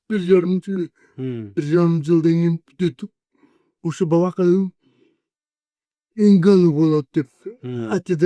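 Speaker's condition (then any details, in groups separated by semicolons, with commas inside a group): Cerebral palsy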